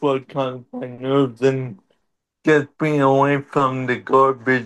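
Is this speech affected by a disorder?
Yes: cerebral palsy; wheelchair over the years.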